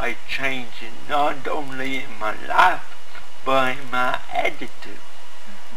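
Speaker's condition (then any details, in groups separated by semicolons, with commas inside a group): Cerebral palsy; from birth, 18 minutes oxygen deprivation at birth; affected by oxygen deprivation at birth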